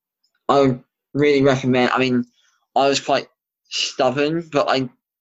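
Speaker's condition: Bilateral cleft lip and palate; relearned speech after each palate surgery, practiced alphabet

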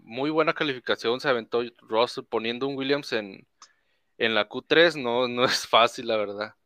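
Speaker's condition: No condition

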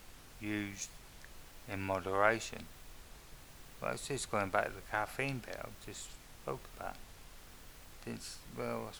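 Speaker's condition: Multiple sclerosis; may be starting to slur words, slowed reading pace

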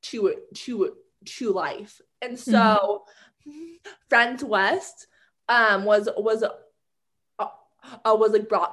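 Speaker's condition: Stuttering; stuttering onset around age six, childhood speech therapy, speech therapist Lauren from age ten; Lauren's therapy gave tools to speak confidently with stutter, not elimination, unlike earlier fixing-model therapists; fluency varies day to day, some days perfectly fluent, others persistent stuttering, communication difficult at times; repeated sounds, repeated words

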